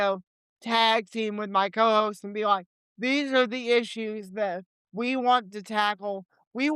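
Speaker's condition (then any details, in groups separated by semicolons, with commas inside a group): Cerebral palsy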